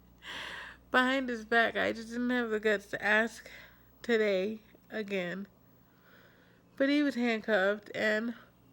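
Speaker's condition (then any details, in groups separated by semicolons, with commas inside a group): Cerebral palsy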